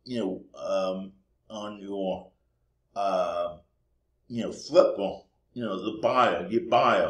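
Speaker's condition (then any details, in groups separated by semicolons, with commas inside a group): Cerebral palsy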